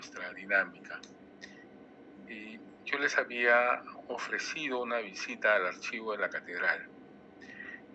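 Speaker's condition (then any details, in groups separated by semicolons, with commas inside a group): No condition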